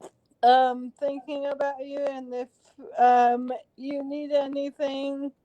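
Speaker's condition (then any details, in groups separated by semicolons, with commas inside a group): Cerebral palsy; since birth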